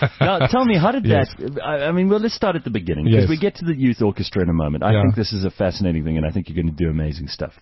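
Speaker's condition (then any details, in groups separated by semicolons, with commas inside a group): No condition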